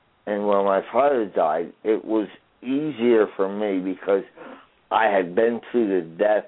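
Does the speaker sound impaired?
Yes: traumatic brain injury; traumatic brain injury from being trapped in a fire; at least 20 years since injury; noticeable voice challenge, people ask about voice.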